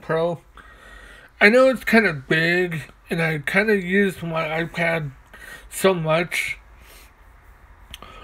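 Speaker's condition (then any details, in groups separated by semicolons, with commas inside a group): Mobius syndrome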